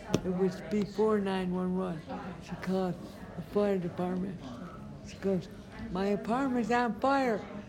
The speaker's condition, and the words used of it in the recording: Brain injury. It's okay. I can understand what you're saying.